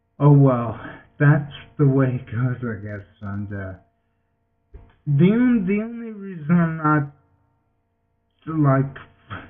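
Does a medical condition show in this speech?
Yes: multiple sclerosis.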